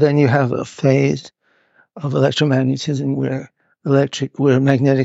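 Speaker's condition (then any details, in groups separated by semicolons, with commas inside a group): Parkinson's; now openly displayed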